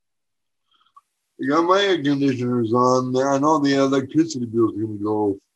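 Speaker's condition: Cerebral palsy; present from birth, uses wheelchair for mobility, multiple surgeries

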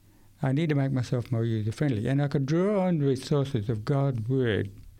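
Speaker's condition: Profound deafness; profound deafness acquired at age 8 after language acquisition, not born deaf; speaks orally, language acquired before hearing loss

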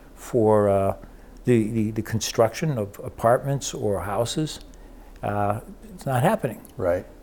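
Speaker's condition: No condition

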